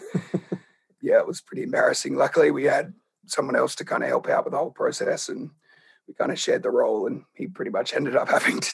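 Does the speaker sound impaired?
Yes: laryngeal cancer; croaky voice, speaks at low tone, hard to project voice.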